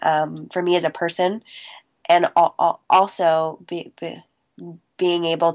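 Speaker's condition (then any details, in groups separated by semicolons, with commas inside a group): Stuttering; covert since childhood, immediate onset soon after starting to talk, school therapy from kindergarten, private therapist; formerly word switching and avoiding, held back stutters, pushed words out, appeared out of breath; repeated sounds, blocks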